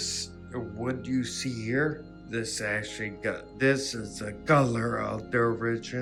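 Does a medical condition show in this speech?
Yes: ataxia; affects coordination, walking, eye movements, hand fine motor, tremors.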